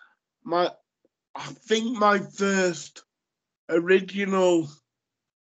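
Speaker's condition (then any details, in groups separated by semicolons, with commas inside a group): Cerebral palsy; lifelong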